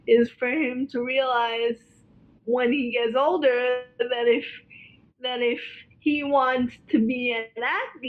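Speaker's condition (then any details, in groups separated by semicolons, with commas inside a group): Cerebral palsy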